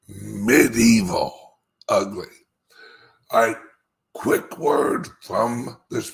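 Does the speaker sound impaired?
Yes: speech impediment; slight speech impediment.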